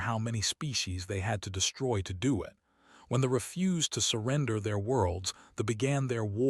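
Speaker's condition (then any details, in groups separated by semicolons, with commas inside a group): No condition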